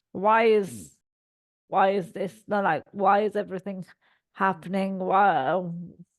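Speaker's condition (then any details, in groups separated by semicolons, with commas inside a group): Cerebral palsy; all four limbs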